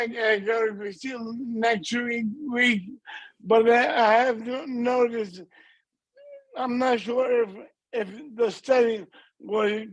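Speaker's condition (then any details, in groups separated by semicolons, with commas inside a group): Multiple system atrophy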